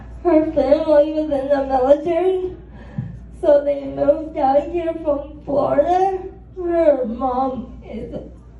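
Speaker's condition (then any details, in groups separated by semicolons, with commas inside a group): Cerebral palsy; spastic quadriplegia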